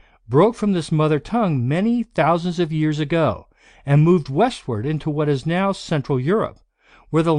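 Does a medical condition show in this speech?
No.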